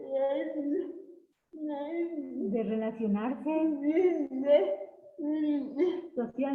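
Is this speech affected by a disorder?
Yes: cerebral palsy; since birth.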